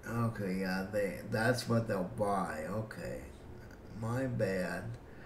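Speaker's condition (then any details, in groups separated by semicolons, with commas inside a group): Cerebral palsy; repeated clinical death; breathing fine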